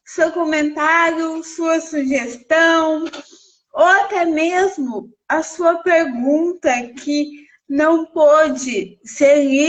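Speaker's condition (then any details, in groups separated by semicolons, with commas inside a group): Cerebral palsy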